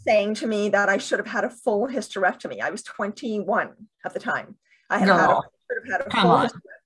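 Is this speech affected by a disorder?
Yes: deafness with cochlear implants, bilateral cochlear implants; uses two cochlear implants.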